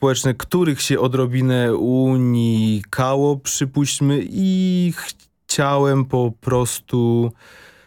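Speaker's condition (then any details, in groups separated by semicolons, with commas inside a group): Stuttering; no longer constantly monitors possible stuttering in social situations; some fear and tension while speaking in this recording, slowly easing; audible stuttering, tension when speaking; prolonged sounds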